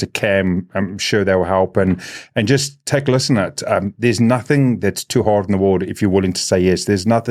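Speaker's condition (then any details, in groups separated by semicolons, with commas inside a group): No condition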